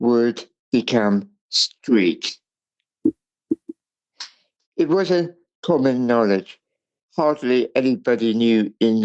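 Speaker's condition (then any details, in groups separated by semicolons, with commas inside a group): Cerebral palsy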